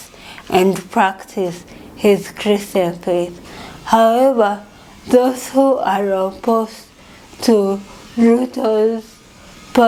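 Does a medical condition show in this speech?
Yes: cerebral palsy; from birth.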